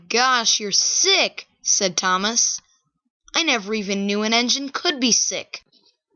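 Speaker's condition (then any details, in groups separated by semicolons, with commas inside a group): No condition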